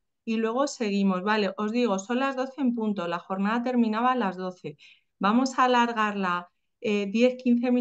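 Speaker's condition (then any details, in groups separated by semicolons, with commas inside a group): No condition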